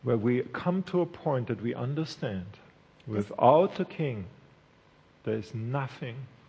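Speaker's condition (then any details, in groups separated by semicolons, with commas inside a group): No condition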